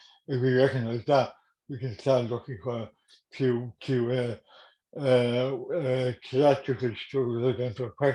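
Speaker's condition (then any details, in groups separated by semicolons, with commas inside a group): Cerebral palsy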